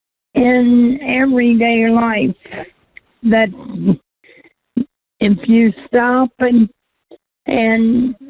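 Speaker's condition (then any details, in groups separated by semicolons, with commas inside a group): Cerebral palsy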